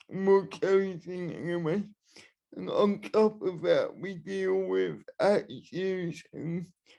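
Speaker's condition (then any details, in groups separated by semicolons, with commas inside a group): Cerebral palsy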